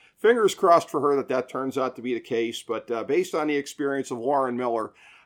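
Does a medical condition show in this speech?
No.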